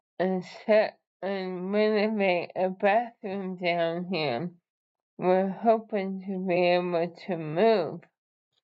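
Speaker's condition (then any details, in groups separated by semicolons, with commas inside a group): ALS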